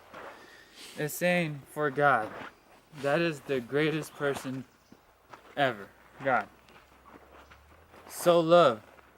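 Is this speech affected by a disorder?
No.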